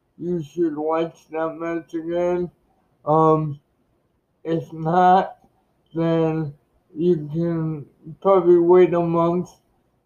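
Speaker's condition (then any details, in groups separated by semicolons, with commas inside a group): Cerebral palsy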